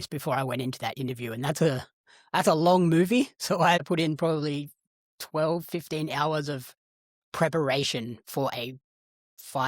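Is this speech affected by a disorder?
No.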